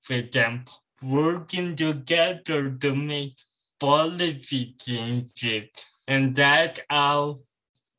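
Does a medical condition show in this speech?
Yes: cerebral palsy.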